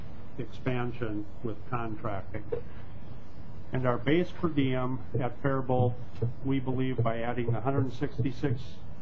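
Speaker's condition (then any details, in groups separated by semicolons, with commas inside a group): No condition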